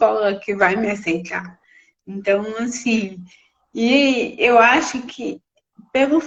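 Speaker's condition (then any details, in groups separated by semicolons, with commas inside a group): Cerebral palsy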